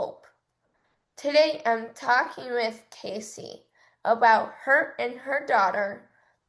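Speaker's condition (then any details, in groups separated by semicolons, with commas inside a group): Cerebral palsy; hard to talk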